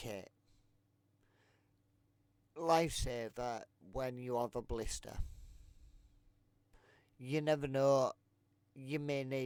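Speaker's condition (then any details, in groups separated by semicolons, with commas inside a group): Multiple sclerosis; affects legs; legs weak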